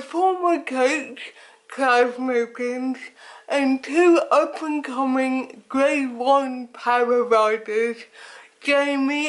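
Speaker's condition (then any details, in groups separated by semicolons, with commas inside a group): Cerebral palsy; affects speech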